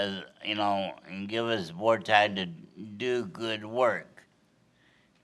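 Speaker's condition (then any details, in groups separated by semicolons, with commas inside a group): Cerebral palsy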